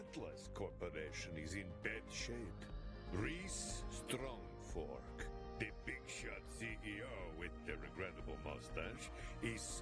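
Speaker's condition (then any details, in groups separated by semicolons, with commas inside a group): No condition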